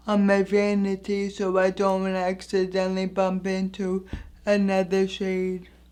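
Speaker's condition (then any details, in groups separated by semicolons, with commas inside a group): Anoxic brain injury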